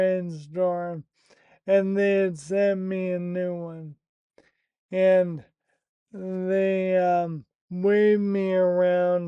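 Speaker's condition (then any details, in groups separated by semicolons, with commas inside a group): Primary lateral sclerosis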